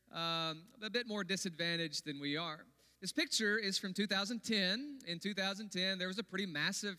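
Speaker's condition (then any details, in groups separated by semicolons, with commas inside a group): No condition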